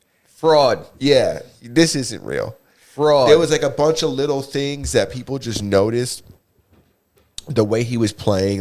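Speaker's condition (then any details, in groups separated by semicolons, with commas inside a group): No condition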